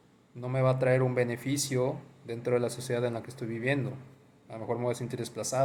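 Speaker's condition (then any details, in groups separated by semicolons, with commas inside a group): No condition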